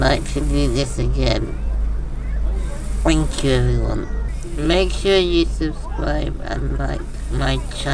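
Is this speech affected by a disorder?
Yes: Duchenne muscular dystrophy; diagnosed as toddler, hospice respite care.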